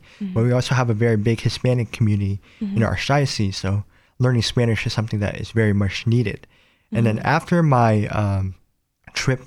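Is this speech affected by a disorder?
Yes: cleft palate; nose and lip.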